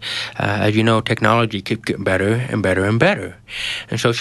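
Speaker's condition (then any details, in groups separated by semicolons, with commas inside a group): Genetic hearing loss; earlier body aid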